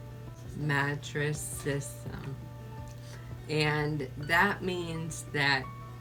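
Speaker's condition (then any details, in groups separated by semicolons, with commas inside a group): ALS; slightly altered from tongue difficulty, harder swallowing, no sound when breathless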